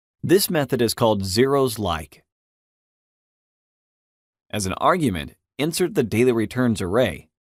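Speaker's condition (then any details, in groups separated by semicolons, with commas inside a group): No condition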